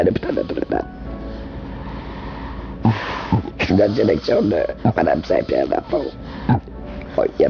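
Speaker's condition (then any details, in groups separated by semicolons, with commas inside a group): Laryngectomy; electrolarynx or voice prosthesis, stoma occluded to speak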